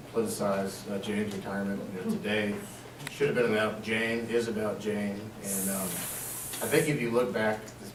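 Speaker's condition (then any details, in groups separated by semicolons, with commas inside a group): No condition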